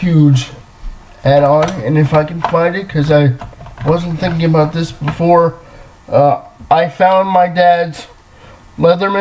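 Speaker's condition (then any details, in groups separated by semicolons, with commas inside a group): Cerebral palsy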